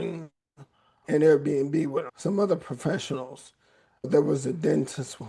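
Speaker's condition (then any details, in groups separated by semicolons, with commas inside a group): ALS; voice raspy at times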